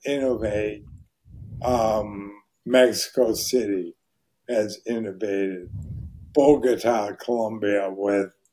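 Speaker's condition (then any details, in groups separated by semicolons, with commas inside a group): ALS; voice very hoarse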